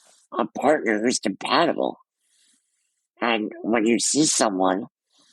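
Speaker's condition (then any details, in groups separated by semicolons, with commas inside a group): Muscular dystrophy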